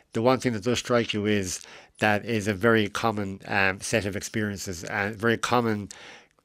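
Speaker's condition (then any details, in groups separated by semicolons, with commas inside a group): Cleft lip and palate; adult, age 41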